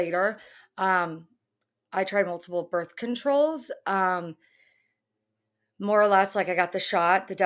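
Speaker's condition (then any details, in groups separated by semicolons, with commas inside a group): No condition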